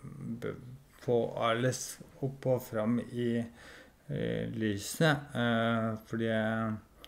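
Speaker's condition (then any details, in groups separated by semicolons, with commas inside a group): ALS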